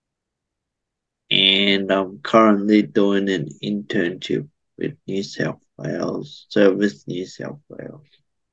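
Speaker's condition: Cerebral palsy

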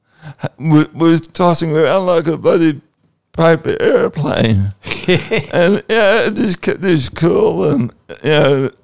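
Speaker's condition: Cerebral palsy

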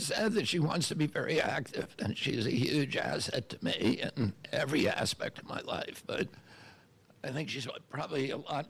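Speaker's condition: Spasmodic dysphonia; titanium bridge placed between vocal cords by surgery in Japan

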